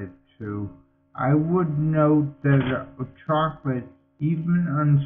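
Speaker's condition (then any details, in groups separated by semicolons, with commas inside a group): Multiple sclerosis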